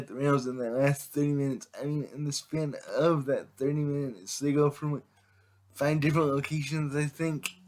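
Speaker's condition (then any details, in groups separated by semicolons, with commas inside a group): Cerebral palsy; affects all muscles; able to speak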